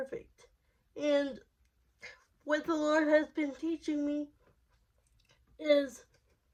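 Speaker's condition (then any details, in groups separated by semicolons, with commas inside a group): Cerebral palsy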